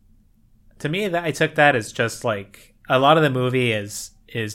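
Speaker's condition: No condition

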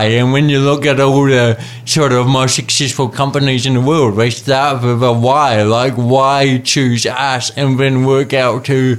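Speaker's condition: Cerebral palsy; parents told lifelong dependence

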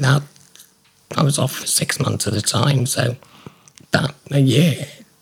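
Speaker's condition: Laryngectomy; oesophagus, tracheostomy

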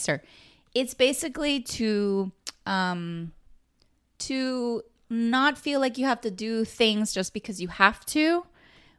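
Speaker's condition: No condition

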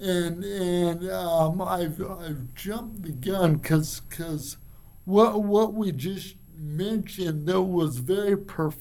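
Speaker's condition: Cerebral palsy; from birth

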